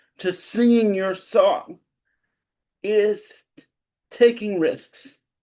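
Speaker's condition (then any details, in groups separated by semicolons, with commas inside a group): Cerebral palsy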